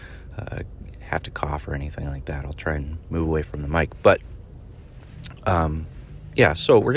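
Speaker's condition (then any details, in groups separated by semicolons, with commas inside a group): No condition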